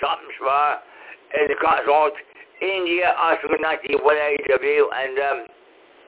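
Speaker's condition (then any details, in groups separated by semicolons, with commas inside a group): Cerebral palsy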